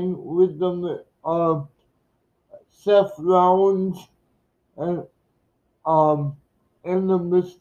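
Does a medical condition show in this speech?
Yes: cerebral palsy; speech described as not normal due to cerebral palsy.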